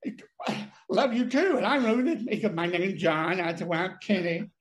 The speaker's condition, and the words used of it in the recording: Deafness. I mean, how can a guy like me, you know, that's not very smart and has a speech problem and